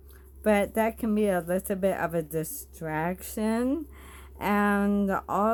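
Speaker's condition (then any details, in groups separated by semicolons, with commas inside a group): Bulbar ALS; bulbar onset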